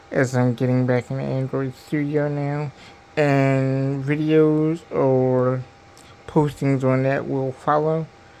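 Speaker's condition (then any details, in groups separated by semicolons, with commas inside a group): Cerebral palsy; diplegia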